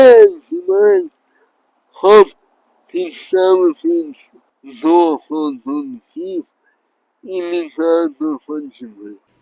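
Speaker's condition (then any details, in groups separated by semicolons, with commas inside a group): Traumatic brain injury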